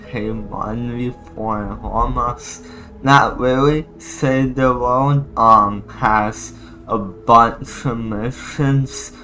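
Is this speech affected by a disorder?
Yes: cerebral palsy.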